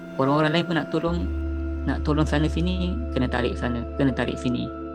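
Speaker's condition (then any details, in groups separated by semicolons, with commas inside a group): No condition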